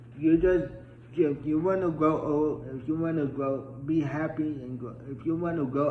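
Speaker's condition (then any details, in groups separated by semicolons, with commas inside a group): Traumatic brain injury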